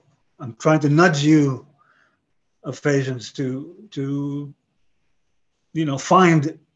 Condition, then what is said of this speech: Aphasia. But here I am, you know, I'm trying to have a conversation with a subject matter that's been interesting, and I can't, you know, do anything with it